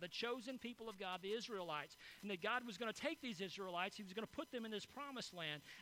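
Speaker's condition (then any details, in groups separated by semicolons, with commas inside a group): No condition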